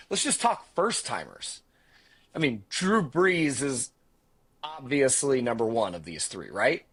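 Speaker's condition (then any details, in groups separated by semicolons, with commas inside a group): No condition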